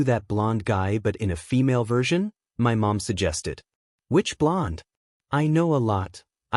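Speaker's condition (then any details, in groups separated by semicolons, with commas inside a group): No condition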